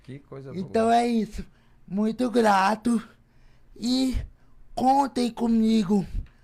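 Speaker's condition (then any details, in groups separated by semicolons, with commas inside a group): Cerebral palsy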